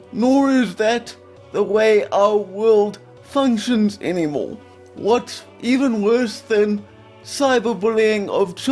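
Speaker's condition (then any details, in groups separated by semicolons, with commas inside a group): Quadriplegic cerebral palsy, severe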